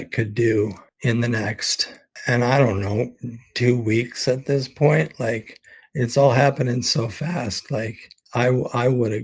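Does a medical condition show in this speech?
Yes: ALS; expects to lose voice very soon.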